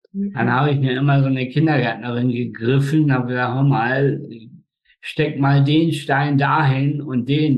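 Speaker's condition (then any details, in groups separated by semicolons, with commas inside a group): Spastic tetraparesis; birth injury, cord around neck, oxygen loss up to 15 minutes, all four limbs, facial paralysis; slightly hoarse from many speeches; difficulties controlling speech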